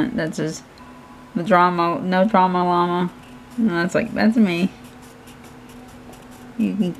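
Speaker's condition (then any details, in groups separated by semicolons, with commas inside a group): Cerebral palsy; hands affected, shaking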